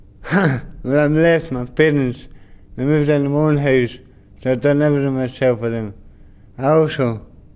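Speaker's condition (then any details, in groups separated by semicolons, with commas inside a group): Brain injury; mild speech impediment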